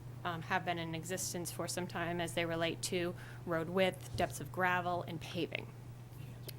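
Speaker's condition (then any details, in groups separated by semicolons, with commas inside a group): No condition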